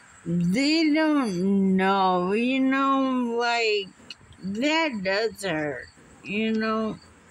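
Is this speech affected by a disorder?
Yes: muscular dystrophy; unable to walk.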